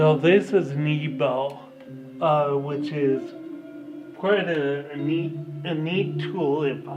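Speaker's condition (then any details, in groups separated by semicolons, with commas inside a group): Ataxia; slight slurring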